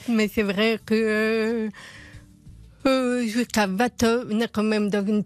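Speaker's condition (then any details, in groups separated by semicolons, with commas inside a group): Profound congenital deafness; later cochlear implant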